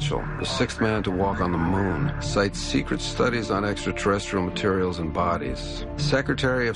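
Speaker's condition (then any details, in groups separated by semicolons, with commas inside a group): No condition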